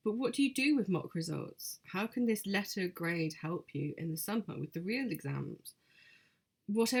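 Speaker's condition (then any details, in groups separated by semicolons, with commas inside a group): No condition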